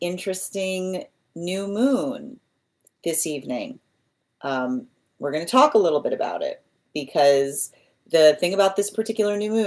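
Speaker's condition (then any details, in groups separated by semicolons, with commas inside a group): No condition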